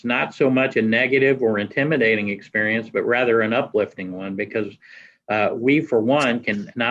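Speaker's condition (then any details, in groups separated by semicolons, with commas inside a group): No condition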